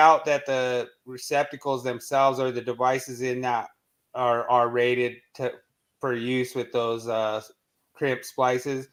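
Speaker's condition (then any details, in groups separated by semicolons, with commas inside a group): No condition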